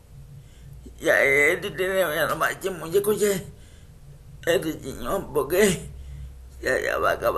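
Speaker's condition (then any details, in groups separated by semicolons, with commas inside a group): Cerebral palsy; wheelchair user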